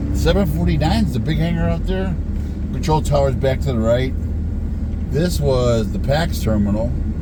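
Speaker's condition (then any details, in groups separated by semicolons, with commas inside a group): No condition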